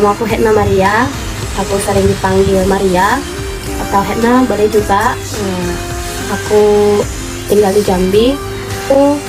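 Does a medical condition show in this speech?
No.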